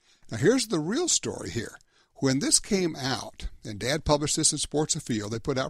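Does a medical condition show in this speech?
No.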